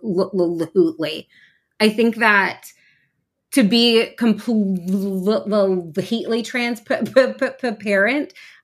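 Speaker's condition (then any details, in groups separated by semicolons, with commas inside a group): Stuttering; variable stuttering, formerly preoccupied with which words would be easier to say, helped by stuttering community; amount of stuttering, feeling stuck and physical tension fluctuate, stutters openly; repeated sounds, prolonged sounds, blocks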